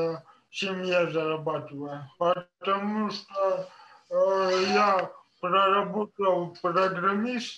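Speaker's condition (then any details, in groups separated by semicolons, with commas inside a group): Cerebral palsy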